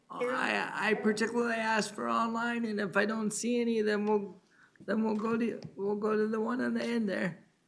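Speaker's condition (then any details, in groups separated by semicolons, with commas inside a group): Cerebral palsy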